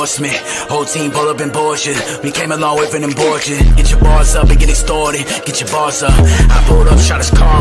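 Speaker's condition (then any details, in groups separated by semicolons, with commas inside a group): No condition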